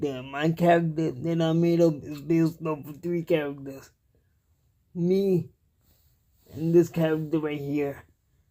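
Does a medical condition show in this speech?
Yes: cerebral palsy; cannot walk, uses wheelchair.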